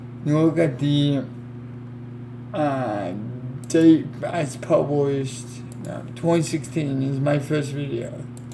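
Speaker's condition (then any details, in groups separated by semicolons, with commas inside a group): Cerebral palsy; affects legs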